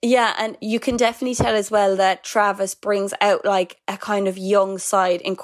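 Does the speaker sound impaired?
No.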